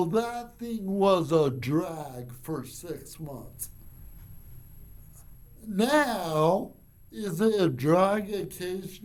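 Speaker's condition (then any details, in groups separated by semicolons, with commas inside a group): Cerebral palsy; from birth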